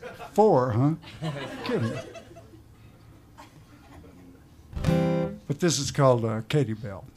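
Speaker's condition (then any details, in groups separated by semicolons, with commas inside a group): No condition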